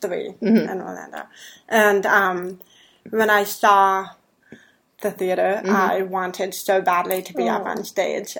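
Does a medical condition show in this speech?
Yes: deafness; deafness diagnosed at age 3, residual low-frequency hearing, hears men's voices better than women's; raised oral, 11 years of speech therapy, practiced mouth and tongue movement.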